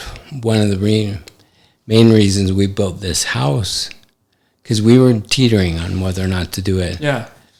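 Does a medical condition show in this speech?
Yes: ALS; affects hand function.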